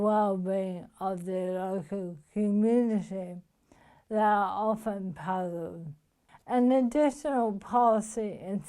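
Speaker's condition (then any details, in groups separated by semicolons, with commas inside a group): Motor neuron disease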